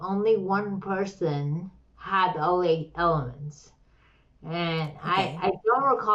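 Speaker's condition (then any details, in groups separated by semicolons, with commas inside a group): Slurred speech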